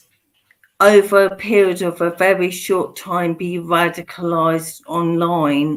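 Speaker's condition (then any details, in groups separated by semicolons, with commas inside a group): Motor neurone disease; slowly progressing, still mobile, very tired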